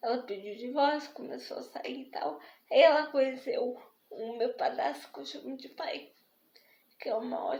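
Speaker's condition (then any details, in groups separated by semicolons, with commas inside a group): Spastic diplegic cerebral palsy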